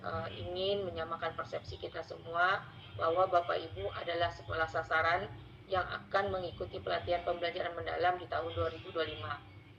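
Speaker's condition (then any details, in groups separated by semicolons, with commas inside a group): No condition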